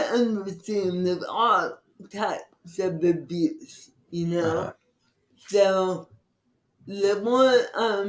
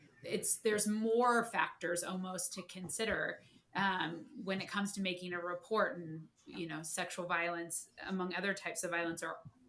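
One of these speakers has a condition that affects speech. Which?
The first: cerebral palsy; from birth.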